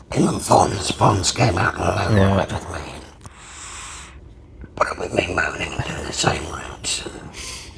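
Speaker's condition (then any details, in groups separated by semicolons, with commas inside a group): Laryngectomy; permanent tracheostomy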